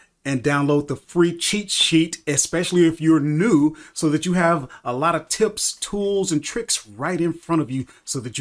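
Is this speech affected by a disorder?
No.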